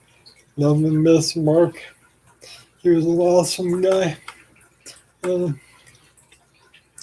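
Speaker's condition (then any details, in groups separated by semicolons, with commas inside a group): ALS; arms, neck and throat affected; 4 years since diagnosis, 14 years since symptom onset; increasing slurring, saliva and phlegm buildup, frequent swallowing, tired voice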